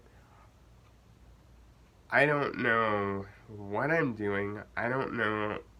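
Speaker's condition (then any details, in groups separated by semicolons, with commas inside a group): Cerebral palsy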